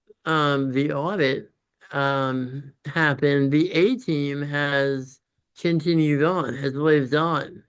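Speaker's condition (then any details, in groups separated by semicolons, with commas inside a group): Congenital muscular dystrophy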